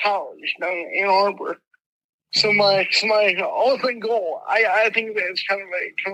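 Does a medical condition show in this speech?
Yes: mild cerebral palsy; speech impediment.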